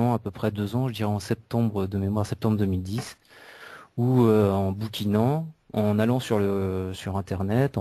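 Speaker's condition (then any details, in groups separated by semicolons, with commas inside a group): No condition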